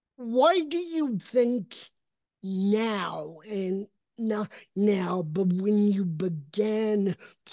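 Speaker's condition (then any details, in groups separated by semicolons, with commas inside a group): Cerebral palsy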